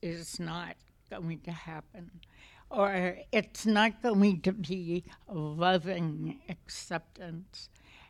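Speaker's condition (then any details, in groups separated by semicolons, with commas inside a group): Essential tremor; essential tremor affecting voice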